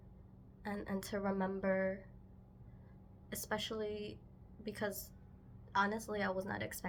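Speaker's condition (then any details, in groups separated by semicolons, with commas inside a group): No condition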